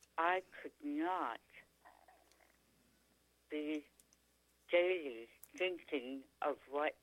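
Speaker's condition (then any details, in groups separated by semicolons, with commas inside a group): Tongue cancer; after surgery could not speak or swallow, feeding tube, now speaks pretty clearly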